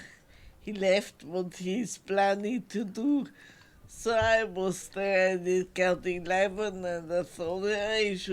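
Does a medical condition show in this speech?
Yes: multiple sclerosis.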